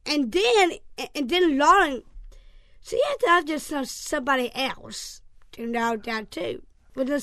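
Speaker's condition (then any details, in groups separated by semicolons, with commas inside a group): Down syndrome; from birth, delivering doctor concerned at once, diagnosis confirmed about 2 weeks after birth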